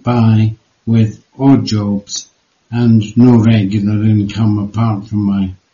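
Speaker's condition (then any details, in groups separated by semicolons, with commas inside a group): Parkinson's disease; tends to slur words, speaks more slowly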